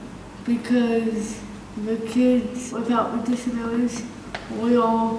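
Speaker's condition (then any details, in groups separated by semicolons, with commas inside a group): Cerebral palsy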